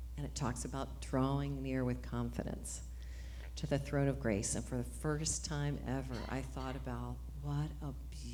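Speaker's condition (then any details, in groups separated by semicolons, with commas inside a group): No condition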